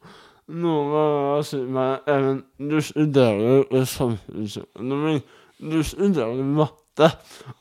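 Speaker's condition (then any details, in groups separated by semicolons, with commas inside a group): Cerebral palsy; wheelchair user, needs personal assistance; speech difficulties, speech challenges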